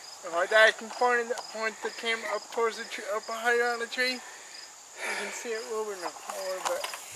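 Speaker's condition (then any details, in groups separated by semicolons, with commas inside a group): Cerebral palsy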